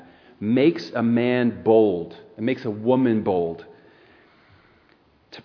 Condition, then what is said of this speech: None; typical speech.